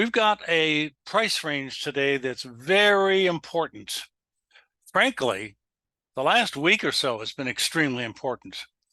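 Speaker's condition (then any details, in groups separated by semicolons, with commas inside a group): No condition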